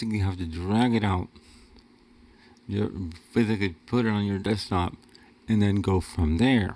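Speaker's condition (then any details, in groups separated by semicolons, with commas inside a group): Cerebral palsy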